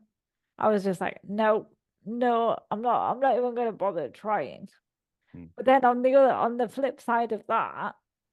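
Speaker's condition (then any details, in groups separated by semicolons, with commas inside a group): Cerebral palsy; all four limbs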